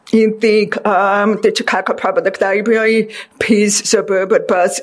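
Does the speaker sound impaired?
Yes: deafness; deaf since childhood.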